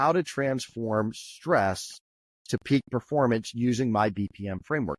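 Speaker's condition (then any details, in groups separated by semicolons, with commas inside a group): No condition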